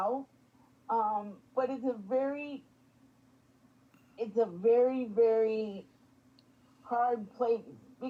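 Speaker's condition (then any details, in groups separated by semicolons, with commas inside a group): Spastic quadriplegic cerebral palsy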